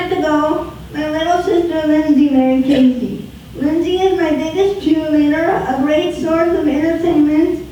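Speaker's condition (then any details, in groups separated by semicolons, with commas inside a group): Spastic quadriplegic cerebral palsy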